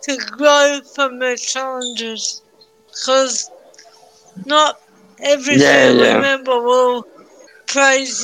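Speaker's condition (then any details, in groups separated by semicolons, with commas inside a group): Cerebral palsy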